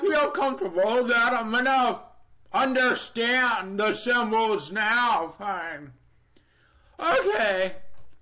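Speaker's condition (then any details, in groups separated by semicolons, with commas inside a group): Deafness, Neurofibromatosis Type 2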